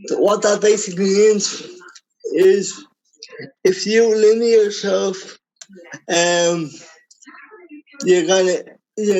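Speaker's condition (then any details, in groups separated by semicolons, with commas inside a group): Cerebral palsy; wheelchair user since childhood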